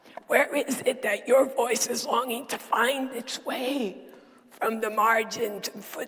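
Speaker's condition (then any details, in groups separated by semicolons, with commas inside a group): Dysphonia; dysphonia diagnosed about a decade ago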